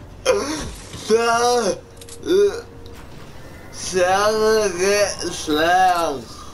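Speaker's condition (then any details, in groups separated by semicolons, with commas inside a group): Cerebral palsy; one hand affected; atypical speech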